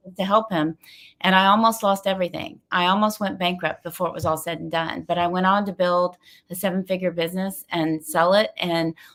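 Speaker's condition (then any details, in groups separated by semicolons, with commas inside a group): No condition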